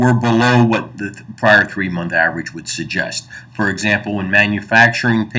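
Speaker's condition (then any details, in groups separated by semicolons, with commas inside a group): No condition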